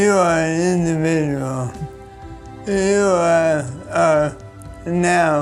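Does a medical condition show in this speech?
Yes: bulbar ALS; bulbar onset.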